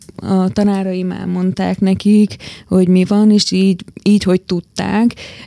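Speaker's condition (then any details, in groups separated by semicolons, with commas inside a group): Hearing loss, hard of hearing, hearing aids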